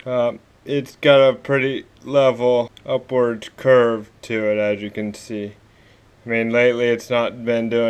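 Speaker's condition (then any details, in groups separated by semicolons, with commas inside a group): Cerebral palsy, spastic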